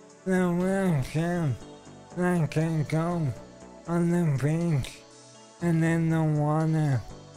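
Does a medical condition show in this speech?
Yes: ALS; stem cell treatment.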